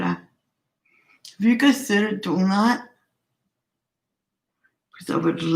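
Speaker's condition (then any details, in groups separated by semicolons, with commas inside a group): Cerebral palsy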